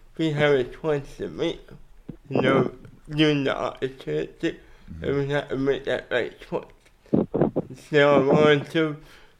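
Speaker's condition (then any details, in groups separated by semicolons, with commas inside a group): Cerebral palsy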